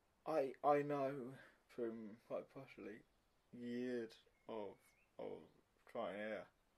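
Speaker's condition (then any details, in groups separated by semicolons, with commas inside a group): Cerebral palsy, mild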